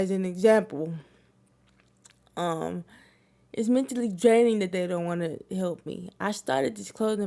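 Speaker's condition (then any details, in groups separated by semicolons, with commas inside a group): Cerebral palsy; wheelchair user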